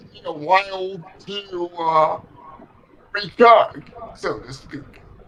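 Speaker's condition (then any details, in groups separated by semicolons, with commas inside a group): Cerebral palsy; legs affected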